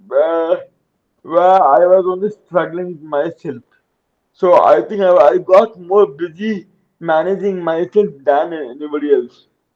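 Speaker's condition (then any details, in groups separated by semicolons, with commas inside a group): Cerebral palsy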